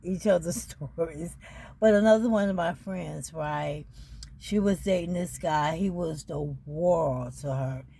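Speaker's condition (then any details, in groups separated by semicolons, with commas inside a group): ALS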